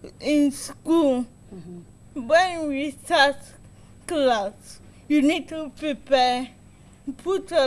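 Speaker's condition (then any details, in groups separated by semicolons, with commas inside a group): Cerebral palsy; involuntary body movements; diagnosed at six months, types slowly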